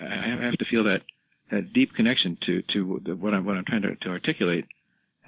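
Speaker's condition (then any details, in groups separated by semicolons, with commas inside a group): Parkinson's disease; rigidity-predominant form, never had tremors, gait mainly affected, diagnosed by neurologist, confirmed by drug response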